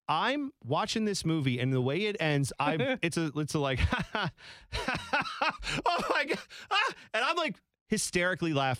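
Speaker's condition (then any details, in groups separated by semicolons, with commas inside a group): No condition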